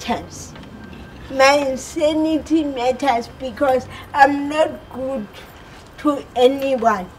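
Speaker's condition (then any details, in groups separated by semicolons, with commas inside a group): Cerebral palsy; speech impediment, understandable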